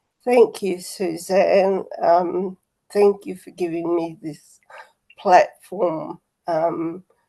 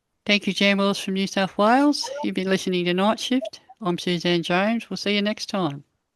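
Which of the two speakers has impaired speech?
The first: motor neurone disease; PEG feeding tube; terminal, diagnosed four to five months ago.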